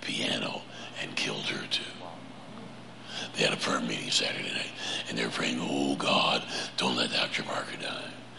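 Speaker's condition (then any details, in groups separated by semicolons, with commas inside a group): Laryngeal cancer; deep raspy 'Batman voice'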